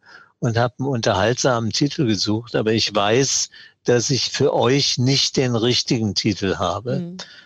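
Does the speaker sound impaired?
Yes: Parkinson's disease; diagnosed 2016 around age 75, years of tremor before, family doctor blamed stage fright.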